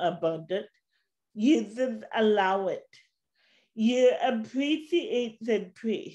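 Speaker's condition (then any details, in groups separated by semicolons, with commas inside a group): Cerebral palsy; since birth, walks with walker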